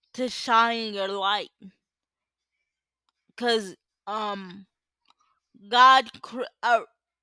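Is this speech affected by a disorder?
Yes: cerebral palsy.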